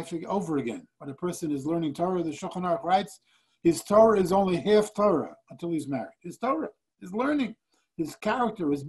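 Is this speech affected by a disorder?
No.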